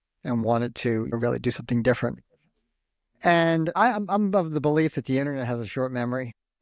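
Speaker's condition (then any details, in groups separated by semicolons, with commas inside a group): No condition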